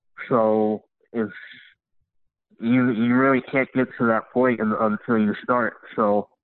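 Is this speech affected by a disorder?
Yes: cleft lip and palate; congenital.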